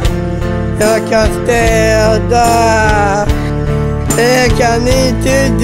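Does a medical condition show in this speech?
Yes: Down syndrome.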